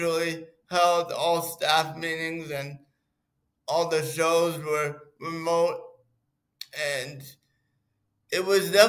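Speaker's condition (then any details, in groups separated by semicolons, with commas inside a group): Cerebral palsy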